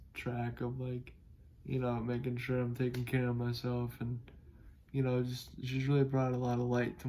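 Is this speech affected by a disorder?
Yes: cerebral palsy; able to speak.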